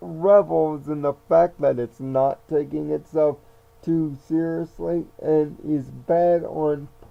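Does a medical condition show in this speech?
Yes: cerebral palsy.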